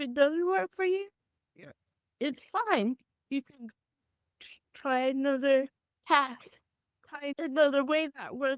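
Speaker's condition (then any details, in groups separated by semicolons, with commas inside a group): Cerebral palsy; from birth; had speech therapy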